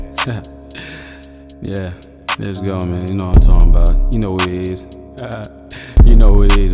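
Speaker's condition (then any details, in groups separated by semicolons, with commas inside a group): No condition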